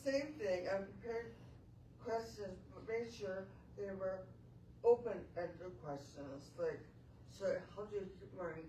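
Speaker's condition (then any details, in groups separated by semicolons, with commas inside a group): Traumatic brain injury; eight years since injury; difficulty talking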